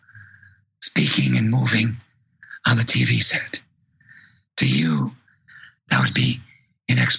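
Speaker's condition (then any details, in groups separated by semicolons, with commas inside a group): Vocal cord paralysis; attributed to early childhood trauma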